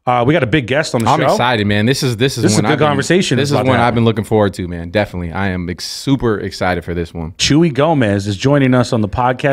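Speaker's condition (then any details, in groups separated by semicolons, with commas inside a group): No condition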